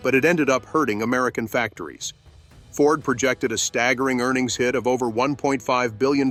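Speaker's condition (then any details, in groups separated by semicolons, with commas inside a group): No condition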